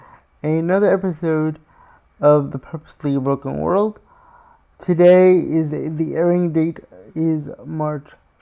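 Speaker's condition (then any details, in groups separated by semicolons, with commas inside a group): Cerebral palsy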